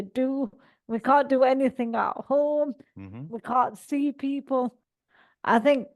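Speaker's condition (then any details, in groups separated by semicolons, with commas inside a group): Cerebral palsy; all four limbs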